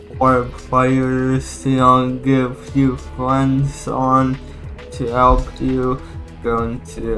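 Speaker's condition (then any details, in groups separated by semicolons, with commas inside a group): Cerebral palsy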